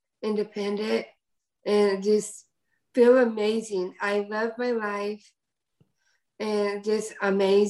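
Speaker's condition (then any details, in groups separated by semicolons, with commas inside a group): Down syndrome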